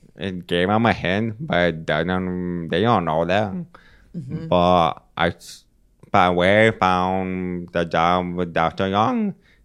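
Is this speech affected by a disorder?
Yes: profound deafness; congenital profound bilateral deafness, childhood right ear trauma causing headaches, formerly two hearing aids, now one; hears noises like clapping, cannot understand conversation, lip reads, unfamiliar words typed, uses American Sign Language; speech therapy about an hour a day until high school graduation, learned pronunciation, speaks very well.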